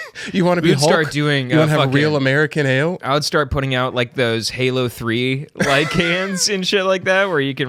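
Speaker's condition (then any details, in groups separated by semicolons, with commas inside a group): No condition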